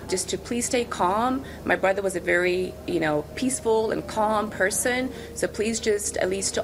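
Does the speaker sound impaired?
No.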